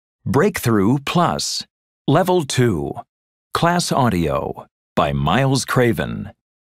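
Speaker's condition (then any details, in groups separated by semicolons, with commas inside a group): No condition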